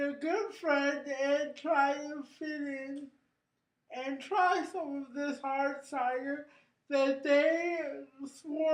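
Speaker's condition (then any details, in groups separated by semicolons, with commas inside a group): Cerebral palsy; brain injury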